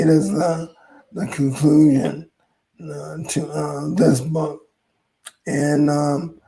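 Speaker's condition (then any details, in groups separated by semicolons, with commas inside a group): ALS; hoarse voice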